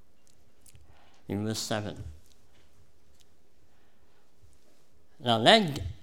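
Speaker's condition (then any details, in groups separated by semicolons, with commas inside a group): Cleft palate; congenital cleft palate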